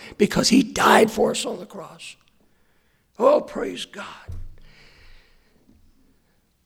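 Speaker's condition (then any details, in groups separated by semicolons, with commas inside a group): Hoarseness after vocal cord surgery; hoarse voice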